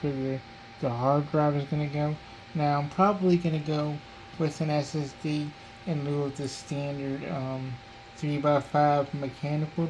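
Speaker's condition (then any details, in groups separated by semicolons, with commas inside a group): Cerebral palsy; diplegia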